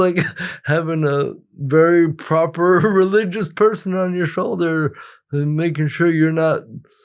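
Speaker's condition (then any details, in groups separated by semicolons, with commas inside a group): Cerebral palsy; present from birth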